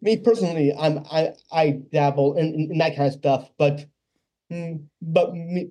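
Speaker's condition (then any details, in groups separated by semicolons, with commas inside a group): Down syndrome; congenital, lifelong; age 26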